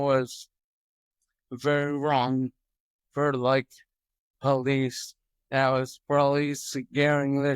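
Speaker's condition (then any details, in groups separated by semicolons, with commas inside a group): Toxic leukoencephalopathy, locked-in syndrome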